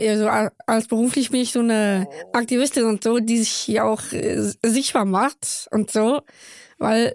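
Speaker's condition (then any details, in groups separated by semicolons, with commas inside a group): Down syndrome; congenital, born in Köln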